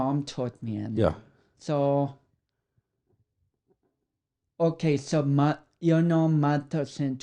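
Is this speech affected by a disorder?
Yes: cerebral palsy; affects speech.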